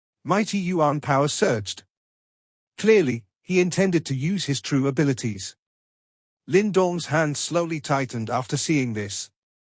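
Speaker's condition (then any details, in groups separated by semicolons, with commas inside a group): No condition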